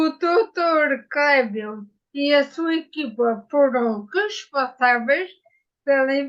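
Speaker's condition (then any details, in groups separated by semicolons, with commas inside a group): Ataxia after brain injury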